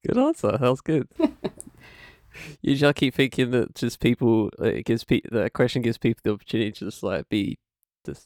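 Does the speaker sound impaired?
No.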